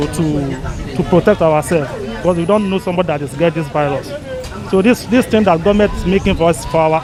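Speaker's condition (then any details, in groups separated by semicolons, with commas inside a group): No condition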